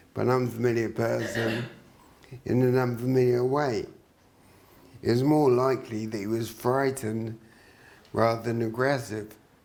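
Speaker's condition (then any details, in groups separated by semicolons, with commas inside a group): Traumatic brain injury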